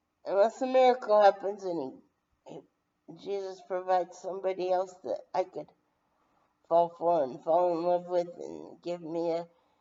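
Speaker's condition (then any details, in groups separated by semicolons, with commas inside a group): Brain injury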